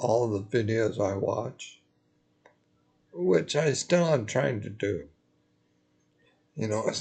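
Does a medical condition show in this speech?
Yes: multiple sclerosis.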